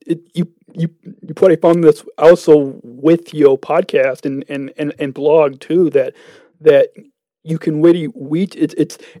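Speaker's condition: Stuttering; lifelong stuttering; repeated sounds

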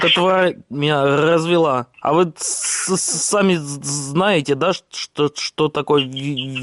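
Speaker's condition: Stuttering; self-described speech defect, unable to stop stuttering; stutters during phone call, stuttering noticed and mocked by other speaker; audible stutter; repeated sounds, prolonged sounds

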